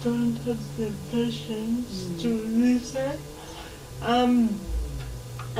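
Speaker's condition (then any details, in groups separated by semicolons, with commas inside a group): Cerebral palsy; can speak, slow speaker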